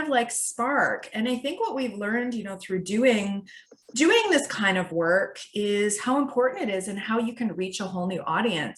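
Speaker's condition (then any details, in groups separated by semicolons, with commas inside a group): No condition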